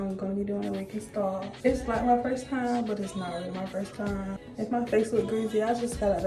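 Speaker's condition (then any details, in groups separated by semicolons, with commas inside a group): No condition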